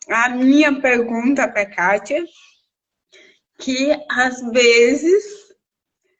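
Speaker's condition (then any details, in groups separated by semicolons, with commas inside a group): Cerebral palsy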